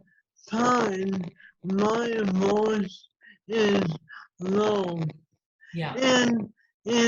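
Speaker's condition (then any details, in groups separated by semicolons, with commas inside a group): ALS; symptoms vary daily; slower tongue, adequate breath support, voice fluctuates with energy, changed over five years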